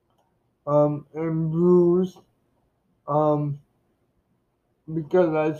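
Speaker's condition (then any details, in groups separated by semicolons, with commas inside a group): Cerebral palsy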